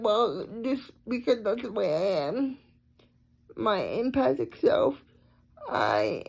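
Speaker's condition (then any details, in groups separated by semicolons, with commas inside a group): Cerebral palsy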